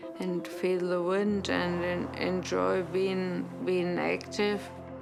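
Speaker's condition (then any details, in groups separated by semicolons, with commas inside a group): Traumatic brain injury, severe; speech affected, speaking again despite expectations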